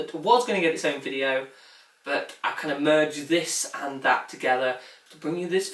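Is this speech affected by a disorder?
No.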